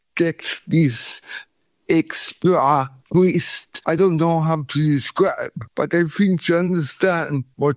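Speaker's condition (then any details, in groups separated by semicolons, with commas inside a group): Cerebral palsy; shaking body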